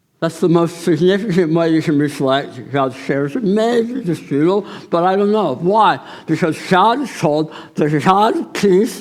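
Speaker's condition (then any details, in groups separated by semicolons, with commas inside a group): Tongue cancer surgery; 30% right tongue removed, radiation, chemo, half mandible titanium; about 10 years post-treatment, jaw fracture, four surgeries; noticeable diction difficulties, swallowing and saliva problems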